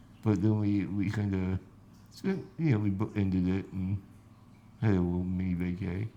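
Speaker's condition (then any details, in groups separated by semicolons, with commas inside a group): Spinal muscular atrophy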